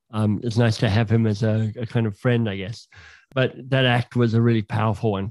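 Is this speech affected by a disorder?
Yes: cleft lip and palate; congenital genetic cleft lip and palate, palate open to nose, lip unjoined, surgery when young; slight speech impediment persists, audible in voice; a bit leaky on some sounds.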